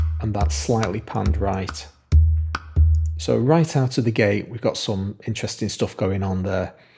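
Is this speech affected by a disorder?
No.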